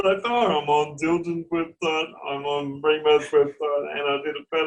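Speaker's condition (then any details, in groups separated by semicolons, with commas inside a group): Cerebral palsy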